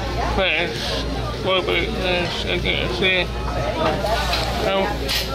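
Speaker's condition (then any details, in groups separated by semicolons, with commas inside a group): Cerebral palsy; body affected; speech disability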